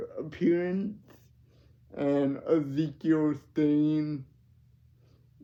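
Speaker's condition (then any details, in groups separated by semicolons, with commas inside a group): Cerebral palsy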